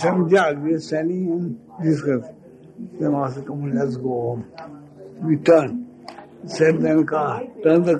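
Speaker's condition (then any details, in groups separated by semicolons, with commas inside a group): Speech loss after head injury; heavy speech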